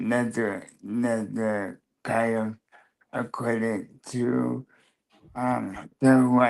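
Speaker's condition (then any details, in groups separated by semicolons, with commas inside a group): Cerebral palsy, spastic quadriplegia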